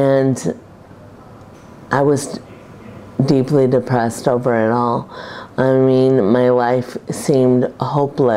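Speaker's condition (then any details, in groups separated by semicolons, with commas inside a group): Primary lateral sclerosis; affects legs, speech, throat muscles, stiff legs; after two stem cell transplants, speech improved; was garbled, slurred, voice tired by evening, words caught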